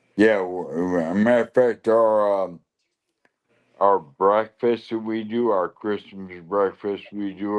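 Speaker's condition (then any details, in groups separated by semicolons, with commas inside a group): Lou Gehrig's disease (ALS)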